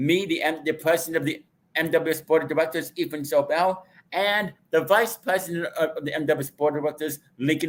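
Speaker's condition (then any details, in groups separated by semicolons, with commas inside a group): No condition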